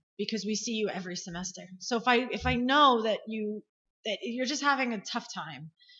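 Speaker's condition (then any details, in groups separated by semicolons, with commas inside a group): No condition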